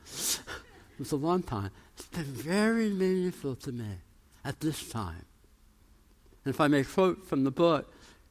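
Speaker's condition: Tongue cancer, jaw reconstruction

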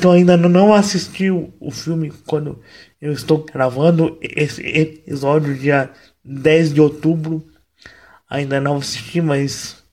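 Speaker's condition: Cerebral palsy, mild; wheelchair user

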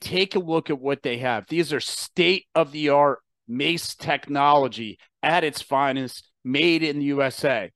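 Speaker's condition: No condition

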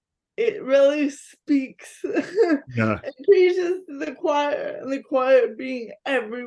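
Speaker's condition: Cerebral palsy; physical disability

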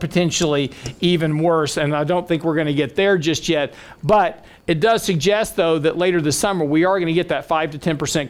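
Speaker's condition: No condition

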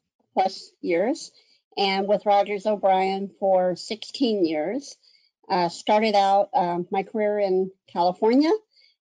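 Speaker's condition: Cleft lip and palate; one or two surgeries a year

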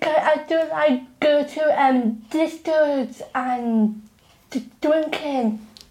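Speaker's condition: Down syndrome; present from birth, extra large tongue and very poor muscle tone noted at birth

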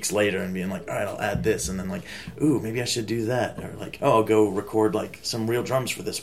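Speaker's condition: No condition

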